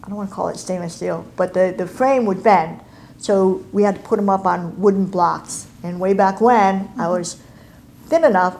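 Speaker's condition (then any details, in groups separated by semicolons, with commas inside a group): Cleft palate and cleft lip; over 30 years ago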